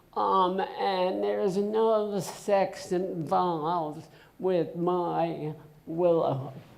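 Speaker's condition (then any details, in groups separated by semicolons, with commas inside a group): Essential tremor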